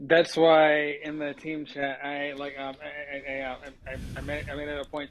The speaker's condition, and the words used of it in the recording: Stuttering. Could actually just not read it live because that would actually take a bit too long, especially with my stuttering issue and everything.